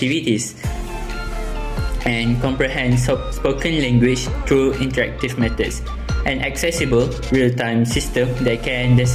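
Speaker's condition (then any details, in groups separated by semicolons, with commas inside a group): No condition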